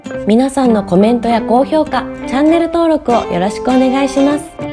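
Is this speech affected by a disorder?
No.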